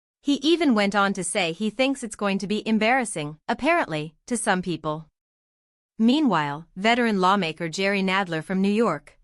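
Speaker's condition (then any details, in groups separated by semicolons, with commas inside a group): No condition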